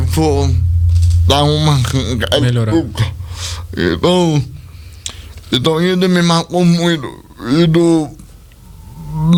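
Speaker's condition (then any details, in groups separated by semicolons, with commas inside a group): Cerebral palsy; speech not normal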